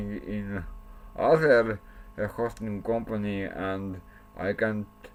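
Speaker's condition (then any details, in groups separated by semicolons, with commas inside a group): Cerebral palsy; since birth; speech not very clear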